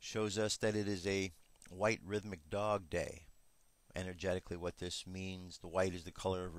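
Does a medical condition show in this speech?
No.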